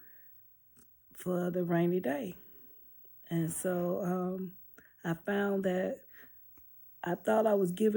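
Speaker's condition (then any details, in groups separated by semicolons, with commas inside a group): No condition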